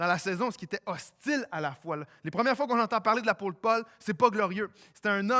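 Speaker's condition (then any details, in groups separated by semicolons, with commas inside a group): No condition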